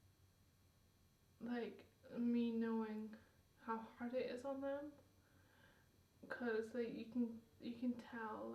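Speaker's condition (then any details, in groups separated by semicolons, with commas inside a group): Motor neurone disease; onset in left hand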